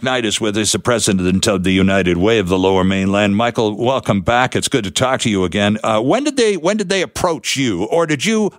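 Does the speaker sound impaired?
No.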